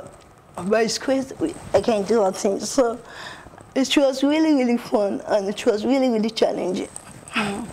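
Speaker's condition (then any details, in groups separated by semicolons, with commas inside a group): Cerebral palsy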